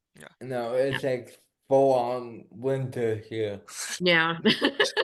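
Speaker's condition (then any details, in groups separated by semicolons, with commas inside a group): Cerebral palsy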